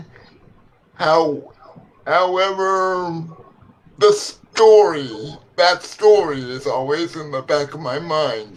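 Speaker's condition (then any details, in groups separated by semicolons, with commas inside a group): Cerebral palsy; legs affected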